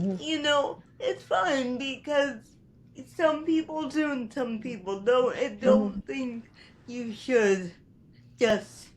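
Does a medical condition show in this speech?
Yes: cerebral palsy; spastic, ataxic features.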